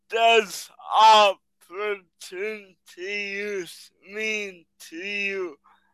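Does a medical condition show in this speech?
Yes: cerebral palsy; limits physical work such as flipping burgers or bagging groceries.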